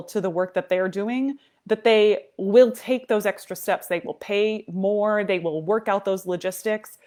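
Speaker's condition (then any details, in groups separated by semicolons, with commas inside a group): No condition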